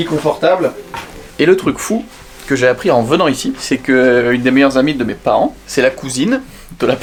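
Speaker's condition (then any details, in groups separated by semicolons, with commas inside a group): No condition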